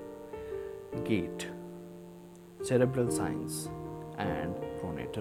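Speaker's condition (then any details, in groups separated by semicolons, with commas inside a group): No condition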